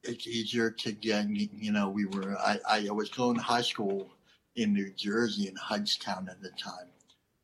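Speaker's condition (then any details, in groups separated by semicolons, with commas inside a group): Cleft lip and palate; lisp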